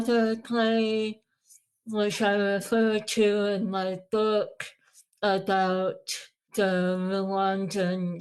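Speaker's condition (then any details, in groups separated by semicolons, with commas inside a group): Moebius syndrome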